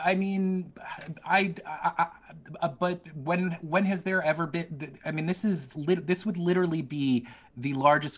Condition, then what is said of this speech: Stuttering. He says stuttering, stammering, and appealing to morality, poisoning the well, wearing glasses because he fears direct eye contact, as all boogeymen do.